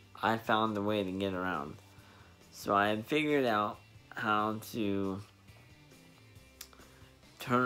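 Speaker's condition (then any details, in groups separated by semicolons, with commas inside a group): Spastic diplegia cerebral palsy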